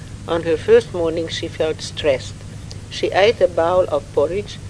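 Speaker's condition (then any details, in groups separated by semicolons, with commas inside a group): No condition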